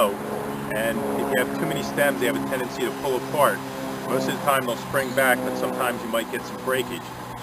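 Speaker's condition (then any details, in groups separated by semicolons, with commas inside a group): No condition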